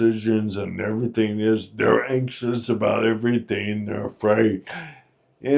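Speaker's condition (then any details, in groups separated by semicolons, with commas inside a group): Friedreich's ataxia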